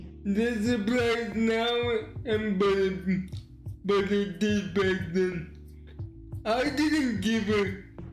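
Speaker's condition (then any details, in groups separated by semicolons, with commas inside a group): Cerebral palsy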